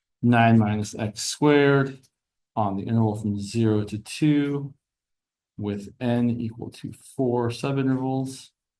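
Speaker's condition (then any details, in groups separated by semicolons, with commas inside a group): No condition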